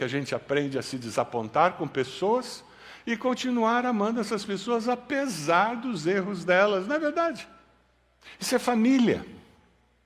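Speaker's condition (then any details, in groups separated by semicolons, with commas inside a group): No condition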